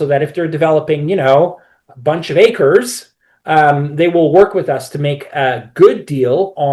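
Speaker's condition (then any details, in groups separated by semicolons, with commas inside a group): No condition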